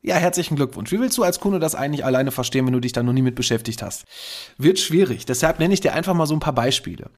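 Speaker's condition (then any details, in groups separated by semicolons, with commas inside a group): No condition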